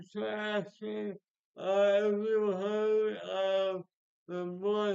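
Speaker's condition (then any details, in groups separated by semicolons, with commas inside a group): Speech impairment after birth surgery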